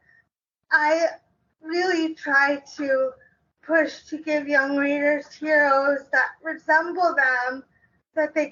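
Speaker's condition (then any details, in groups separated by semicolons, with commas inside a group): Cerebral palsy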